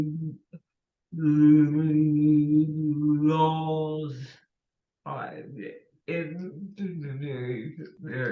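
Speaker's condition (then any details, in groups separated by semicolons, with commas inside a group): Cerebral palsy; since childhood; speech impediment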